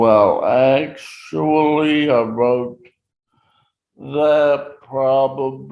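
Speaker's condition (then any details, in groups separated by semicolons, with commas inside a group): Traumatic brain injury; 39 years since injury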